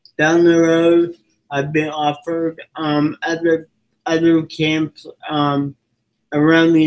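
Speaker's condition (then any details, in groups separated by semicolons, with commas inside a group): Cerebral palsy; from birth, physical disability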